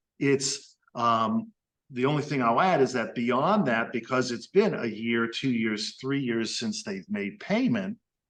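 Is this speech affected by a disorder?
No.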